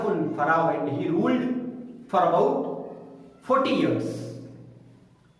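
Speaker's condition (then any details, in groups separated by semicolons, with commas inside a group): No condition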